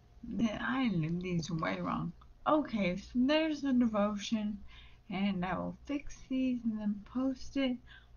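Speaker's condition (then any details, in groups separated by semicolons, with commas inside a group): Brain injury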